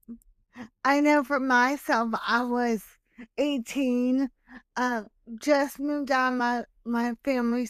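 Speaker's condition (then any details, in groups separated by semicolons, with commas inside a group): Hemiplegic cerebral palsy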